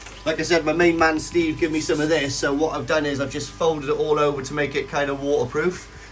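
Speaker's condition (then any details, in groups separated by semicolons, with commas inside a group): No condition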